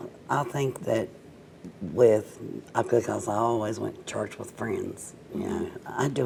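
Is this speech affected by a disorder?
Yes: cerebral palsy, mild.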